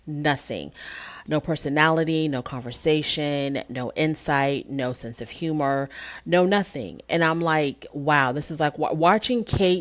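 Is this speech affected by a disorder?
No.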